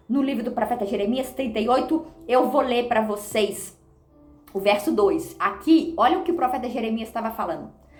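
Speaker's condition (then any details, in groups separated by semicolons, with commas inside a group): No condition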